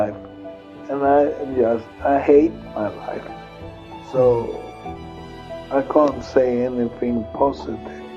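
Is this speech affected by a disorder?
Yes: multiple sclerosis; progressive form; slowly worsening nerve and muscle function, onset around 37, no medication.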